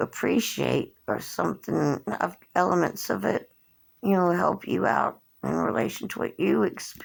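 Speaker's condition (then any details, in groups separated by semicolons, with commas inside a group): Cerebral palsy; since birth, hand tremors; age 57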